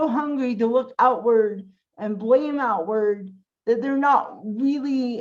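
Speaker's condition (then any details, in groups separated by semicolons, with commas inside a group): Cerebral palsy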